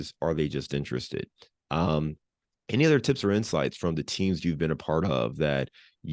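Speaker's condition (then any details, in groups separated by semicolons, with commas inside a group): No condition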